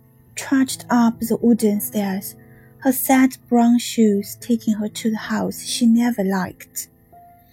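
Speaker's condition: No condition

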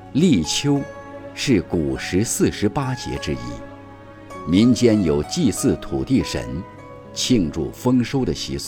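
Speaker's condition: No condition

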